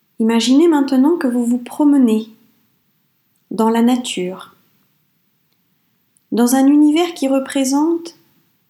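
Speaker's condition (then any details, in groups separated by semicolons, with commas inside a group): No condition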